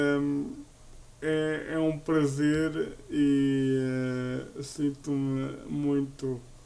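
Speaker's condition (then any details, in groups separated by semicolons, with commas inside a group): Cerebral palsy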